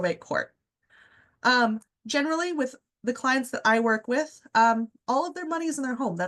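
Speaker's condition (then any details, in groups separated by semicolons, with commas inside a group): No condition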